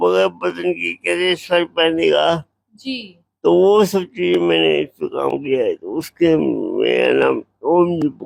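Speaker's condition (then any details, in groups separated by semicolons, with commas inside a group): Cerebral palsy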